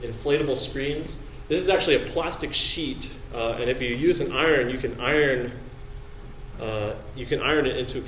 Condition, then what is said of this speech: None; typical speech.